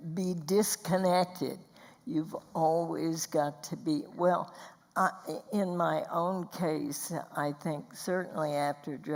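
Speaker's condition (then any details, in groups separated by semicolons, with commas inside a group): Spasmodic dysphonia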